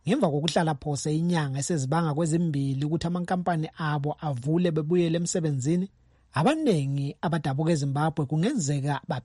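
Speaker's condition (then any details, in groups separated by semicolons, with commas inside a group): No condition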